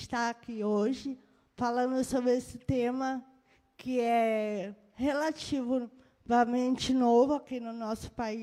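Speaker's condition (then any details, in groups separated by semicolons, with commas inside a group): Cerebral palsy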